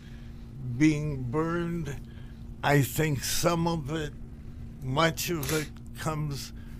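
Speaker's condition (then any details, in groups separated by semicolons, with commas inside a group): Parkinson's disease; Parkinson's disease diagnosed about 15 years ago, asked neurologist about trying cannabis, childhood accident with disability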